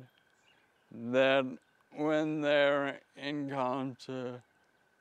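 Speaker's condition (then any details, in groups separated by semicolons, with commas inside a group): Friedreich's ataxia; speech affected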